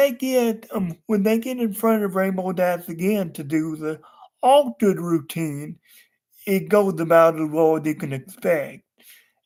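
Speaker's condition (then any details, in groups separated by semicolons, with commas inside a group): Cerebral palsy; wheelchair user, unable to walk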